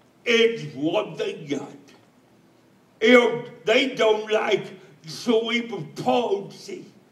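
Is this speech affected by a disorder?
Yes: cerebral palsy; no breathing for 18 minutes at birth; speech still sounds atypical.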